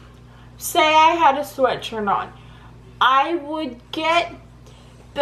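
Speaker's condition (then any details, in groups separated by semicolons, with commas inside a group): Cerebral palsy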